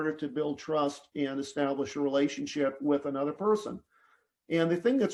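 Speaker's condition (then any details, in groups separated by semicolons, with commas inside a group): No condition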